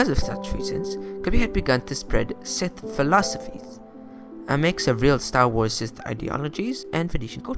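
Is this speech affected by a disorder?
No.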